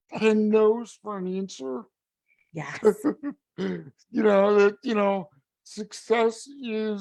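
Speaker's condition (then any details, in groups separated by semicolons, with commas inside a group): Cerebral palsy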